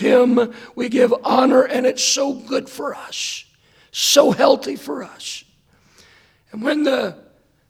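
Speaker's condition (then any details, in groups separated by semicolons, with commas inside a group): Hoarseness after vocal cord surgery; hard to hear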